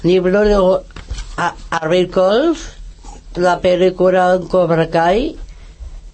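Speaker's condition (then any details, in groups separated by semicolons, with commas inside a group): Down syndrome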